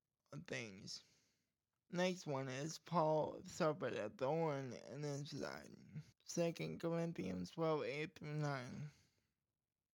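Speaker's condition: Cerebral palsy

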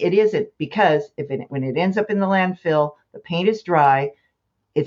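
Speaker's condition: No condition

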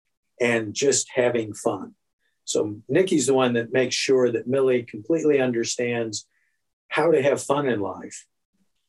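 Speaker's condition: No condition

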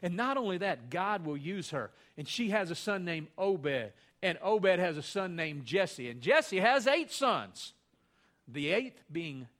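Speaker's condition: No condition

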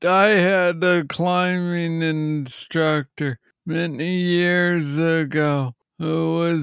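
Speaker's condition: Parkinson's disease; young onset, diagnosed at age 35; clear on good days, slurred words when off, intelligibility varies between episodes

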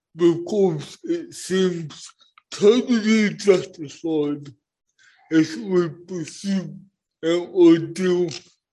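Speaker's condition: Cerebral palsy; transcript provided

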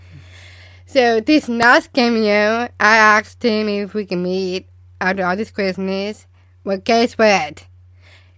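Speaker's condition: Down syndrome; diagnosed shortly after birth

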